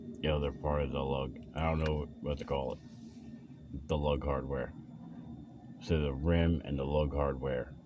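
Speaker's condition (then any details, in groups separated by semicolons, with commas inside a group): No condition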